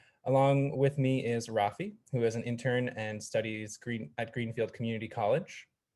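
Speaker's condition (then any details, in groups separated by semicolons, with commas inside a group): No condition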